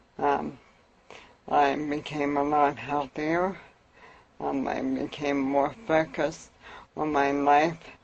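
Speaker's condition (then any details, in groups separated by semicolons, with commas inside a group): Amyotrophic lateral sclerosis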